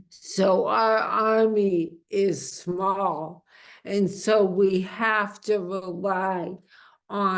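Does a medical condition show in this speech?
Yes: amyotrophic lateral sclerosis.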